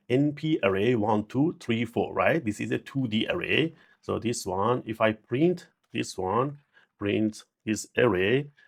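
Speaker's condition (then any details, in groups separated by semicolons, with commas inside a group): No condition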